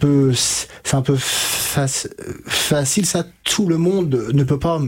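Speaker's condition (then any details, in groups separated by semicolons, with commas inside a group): Stuttering; onset age 5 to 6, severe from age 5 to 20, untreated in childhood; age 33, therapy from age 20 with stuttering specialist Catherine Daubier, Nancy, fluency techniques; blocks and repetitions, formerly could not finish a sentence without blocking; repeated sounds, prolonged sounds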